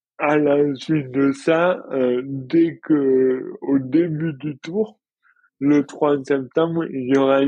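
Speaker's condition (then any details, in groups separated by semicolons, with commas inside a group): Dystonia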